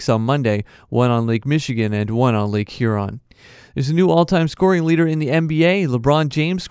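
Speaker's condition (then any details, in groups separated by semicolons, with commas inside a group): No condition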